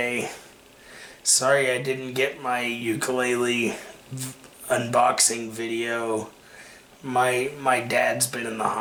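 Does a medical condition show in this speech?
Yes: cerebral palsy; takes medication.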